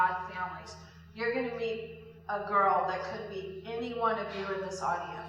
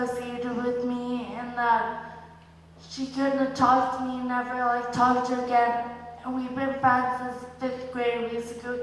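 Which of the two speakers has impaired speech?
The second: speech and balance impairment; balance problems; speech much improved, still in progress, earlier daily therapy; relearned talking in therapy, speech much improved, still working.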